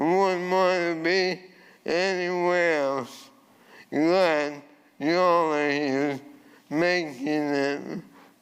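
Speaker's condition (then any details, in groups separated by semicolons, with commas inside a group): ALS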